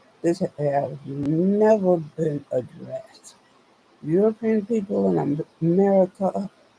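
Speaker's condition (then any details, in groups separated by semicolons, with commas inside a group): Spinal neurosarcoidosis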